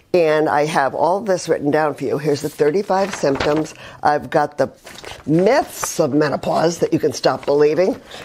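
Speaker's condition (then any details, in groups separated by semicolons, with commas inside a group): No condition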